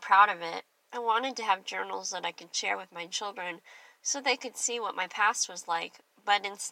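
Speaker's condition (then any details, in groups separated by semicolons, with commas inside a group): Cleft lip and palate; congenital, past surgeries, wears hearing aids; age 41, no further surgery needed at present, still some days of pain; clear speech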